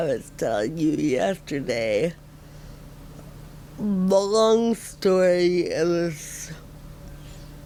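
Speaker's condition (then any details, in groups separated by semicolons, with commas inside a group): Friedreich ataxia; speech tires with effort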